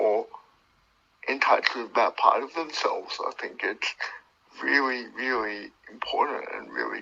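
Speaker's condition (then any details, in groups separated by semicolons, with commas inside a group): Cerebral palsy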